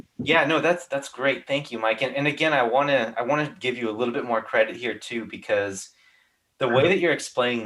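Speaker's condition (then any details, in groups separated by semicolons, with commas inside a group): No condition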